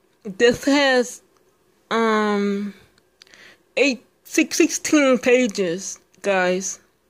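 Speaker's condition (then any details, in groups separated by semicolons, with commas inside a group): Speech impairment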